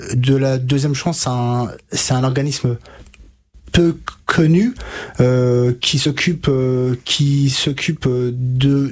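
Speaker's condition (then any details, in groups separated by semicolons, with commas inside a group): Stuttering; stuttering since age 5-6, severe from 5 to 20, untreated in childhood; age 33, stuttering-specialist therapy with Catherine Daubier, Nancy, fluency techniques; blocks and repetitions now, formerly could not say a sentence without blocking; prolonged sounds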